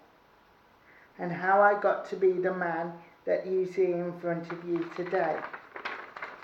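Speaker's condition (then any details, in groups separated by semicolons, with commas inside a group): Cerebral palsy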